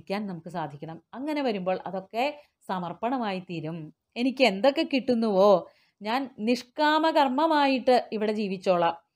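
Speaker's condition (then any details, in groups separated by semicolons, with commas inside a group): No condition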